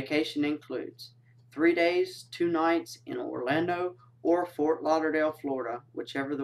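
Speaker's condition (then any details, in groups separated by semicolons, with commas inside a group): No condition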